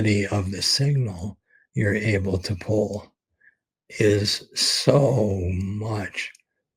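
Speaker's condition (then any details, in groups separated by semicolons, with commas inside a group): ALS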